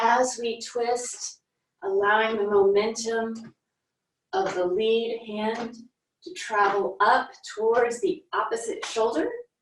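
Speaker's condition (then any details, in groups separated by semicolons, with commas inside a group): No condition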